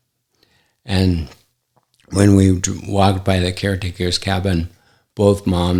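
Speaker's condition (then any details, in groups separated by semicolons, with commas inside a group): ALS; affects hand function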